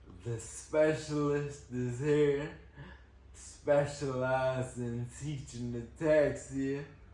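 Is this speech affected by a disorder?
Yes: ataxia; type seven, cerebellar, long-term, no cure; progressed over time.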